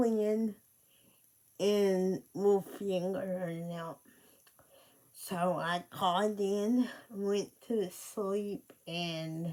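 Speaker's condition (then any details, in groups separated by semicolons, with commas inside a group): Cerebral palsy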